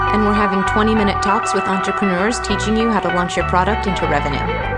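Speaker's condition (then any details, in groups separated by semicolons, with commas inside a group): No condition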